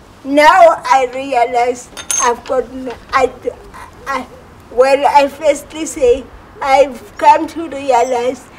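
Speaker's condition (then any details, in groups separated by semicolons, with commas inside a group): Cerebral palsy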